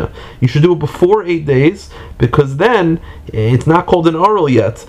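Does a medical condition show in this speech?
No.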